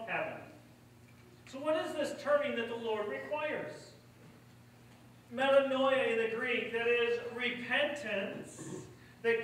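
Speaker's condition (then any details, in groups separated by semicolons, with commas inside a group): No condition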